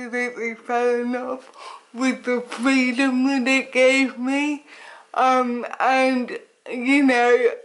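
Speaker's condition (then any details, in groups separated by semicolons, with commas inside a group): Cerebral palsy; affects speech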